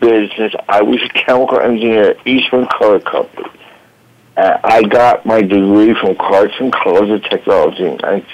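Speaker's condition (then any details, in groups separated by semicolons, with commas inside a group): Voice box damage from tracheostomy; fire at 30, medic's trach tube damaged voice box, traumatic brain injury, 1-2 week coma; lasting physical voice challenge from damaged voice box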